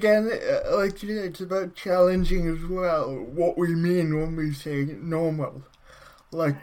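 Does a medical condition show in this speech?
Yes: cerebral palsy; brain damage at or around birth, affects coordination and muscle control of whole body.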